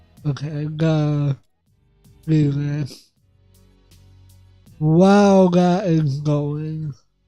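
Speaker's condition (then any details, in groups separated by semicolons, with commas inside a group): Cerebral palsy; affects voice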